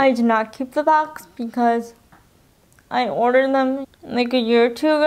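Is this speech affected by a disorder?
Yes: cerebral palsy, spastic quadriplegic.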